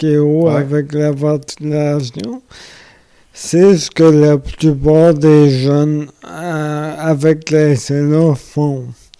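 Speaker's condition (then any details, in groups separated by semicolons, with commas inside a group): Amyotrophic lateral sclerosis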